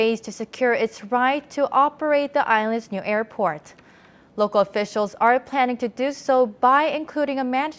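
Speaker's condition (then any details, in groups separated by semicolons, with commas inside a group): No condition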